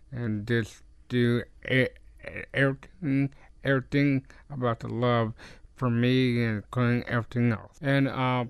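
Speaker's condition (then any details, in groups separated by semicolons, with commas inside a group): Down syndrome; genetic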